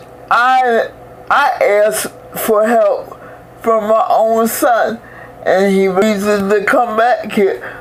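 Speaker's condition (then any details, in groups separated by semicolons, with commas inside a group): Cerebral palsy; most of life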